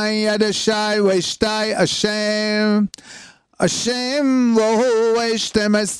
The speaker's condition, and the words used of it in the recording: No condition.